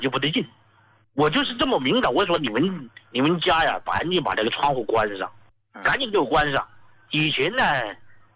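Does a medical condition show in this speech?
No.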